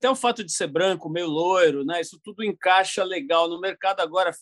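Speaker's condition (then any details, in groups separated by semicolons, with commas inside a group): No condition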